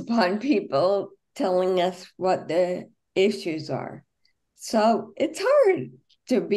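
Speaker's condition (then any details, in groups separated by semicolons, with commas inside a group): Friedreich's ataxia; onset age 19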